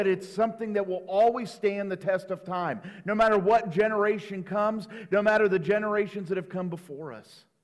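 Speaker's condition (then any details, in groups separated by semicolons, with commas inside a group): No condition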